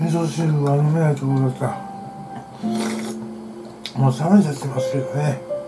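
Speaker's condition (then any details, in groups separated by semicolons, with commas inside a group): Tongue cancer, partial glossectomy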